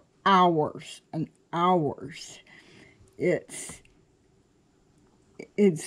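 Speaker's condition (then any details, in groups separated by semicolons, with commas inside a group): Cerebral palsy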